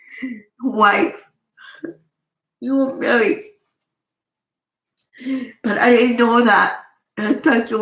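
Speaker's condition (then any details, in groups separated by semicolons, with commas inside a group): Cerebral palsy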